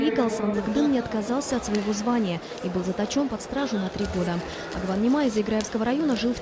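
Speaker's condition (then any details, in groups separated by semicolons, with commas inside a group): No condition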